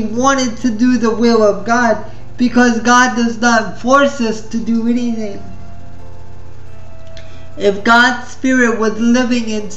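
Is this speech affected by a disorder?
Yes: spastic cerebral palsy; spastic form, quadriplegic.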